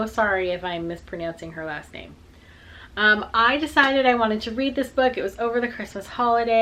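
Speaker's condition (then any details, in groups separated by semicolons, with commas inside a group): No condition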